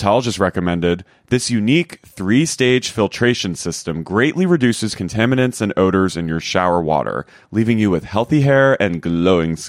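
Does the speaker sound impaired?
No.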